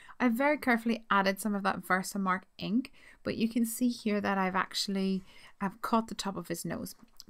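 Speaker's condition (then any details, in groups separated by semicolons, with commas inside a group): No condition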